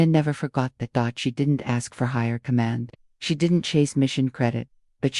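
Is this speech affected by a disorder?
No.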